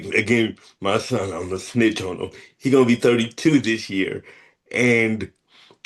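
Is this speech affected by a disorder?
Yes: cerebral palsy, spastic.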